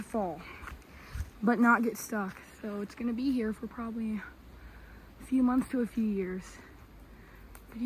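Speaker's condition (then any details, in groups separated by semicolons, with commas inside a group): No condition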